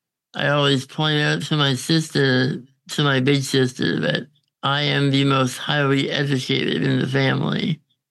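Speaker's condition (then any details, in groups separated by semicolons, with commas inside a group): Congenital muscular dystrophy; on a ventilator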